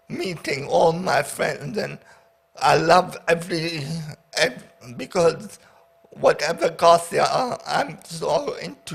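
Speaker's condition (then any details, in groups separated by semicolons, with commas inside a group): Paraplegia with essential tremor; chronic, with essential tremor; about 20 years since diagnosis, progressed beyond walking aid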